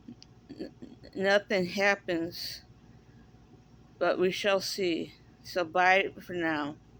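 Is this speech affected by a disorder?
Yes: cerebral palsy; speaks differently.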